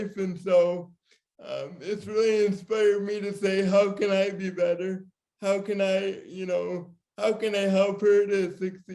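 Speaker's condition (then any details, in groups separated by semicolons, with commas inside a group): Cerebral palsy; from birth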